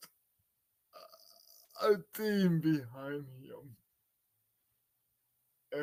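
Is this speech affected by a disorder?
Yes: cerebral palsy.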